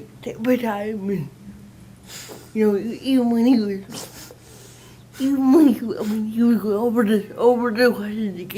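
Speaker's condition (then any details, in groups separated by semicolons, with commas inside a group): Cerebral palsy; sometimes uses communication device; speech sometimes hard to understand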